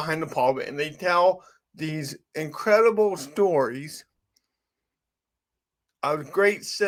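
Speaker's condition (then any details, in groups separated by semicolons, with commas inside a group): Cerebral palsy; from birth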